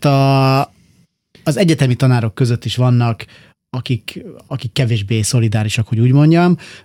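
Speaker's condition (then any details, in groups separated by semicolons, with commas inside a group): No condition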